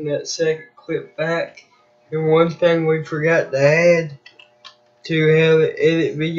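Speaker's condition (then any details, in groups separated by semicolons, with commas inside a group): Cerebral palsy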